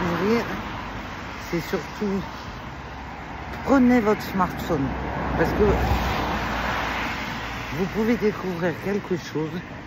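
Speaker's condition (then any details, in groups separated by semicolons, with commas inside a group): No condition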